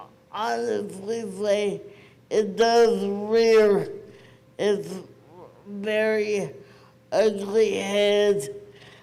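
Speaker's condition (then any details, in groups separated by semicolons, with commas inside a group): Cerebral palsy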